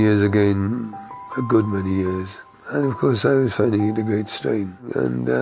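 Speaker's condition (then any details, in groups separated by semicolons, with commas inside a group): Parkinson's; about 10 years since onset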